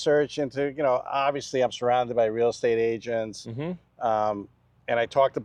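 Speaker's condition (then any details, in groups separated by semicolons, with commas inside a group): No condition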